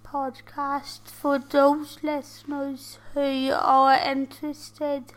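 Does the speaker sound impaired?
Yes: tracheostomy and ventilator dependent; can move only head.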